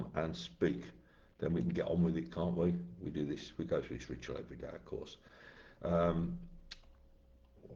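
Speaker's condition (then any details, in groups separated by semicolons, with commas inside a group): No condition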